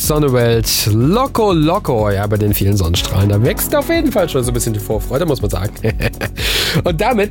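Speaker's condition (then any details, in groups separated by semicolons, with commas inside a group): No condition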